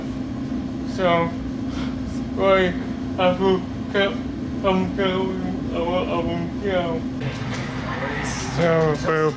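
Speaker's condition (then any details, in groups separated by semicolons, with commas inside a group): Cerebral palsy; body affected; speech disability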